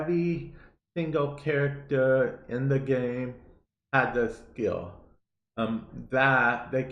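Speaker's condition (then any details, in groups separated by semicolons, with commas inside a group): Cerebral palsy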